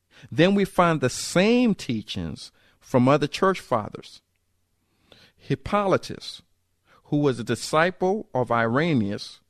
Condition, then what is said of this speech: No condition.